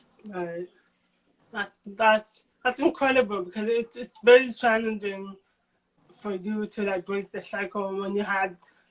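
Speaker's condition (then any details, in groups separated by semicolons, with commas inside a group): Cerebral palsy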